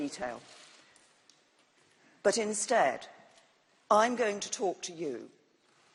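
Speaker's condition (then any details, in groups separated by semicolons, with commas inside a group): No condition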